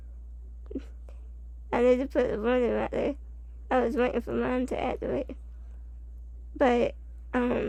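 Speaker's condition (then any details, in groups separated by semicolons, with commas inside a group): Spinal muscular atrophy type 2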